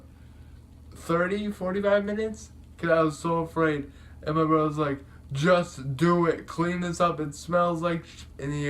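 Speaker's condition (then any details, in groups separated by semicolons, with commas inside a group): Cerebral palsy; able to speak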